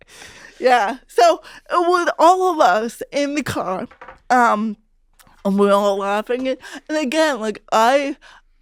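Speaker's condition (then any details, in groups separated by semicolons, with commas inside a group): Cerebral palsy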